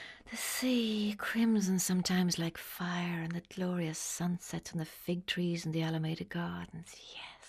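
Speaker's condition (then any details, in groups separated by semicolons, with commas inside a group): No condition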